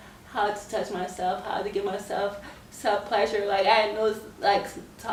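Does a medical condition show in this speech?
Yes: cerebral palsy.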